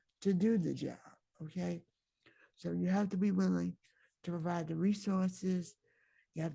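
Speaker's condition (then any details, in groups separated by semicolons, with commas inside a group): Myasthenia gravis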